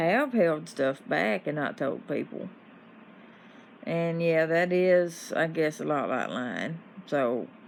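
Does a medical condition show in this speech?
No.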